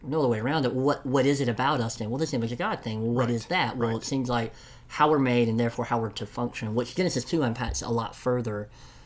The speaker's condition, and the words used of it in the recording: Cleft palate. I'm from Tennessee, so enunciation isn't always good.